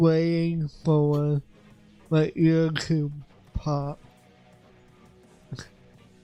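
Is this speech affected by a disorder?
Yes: cerebral palsy; affects voice.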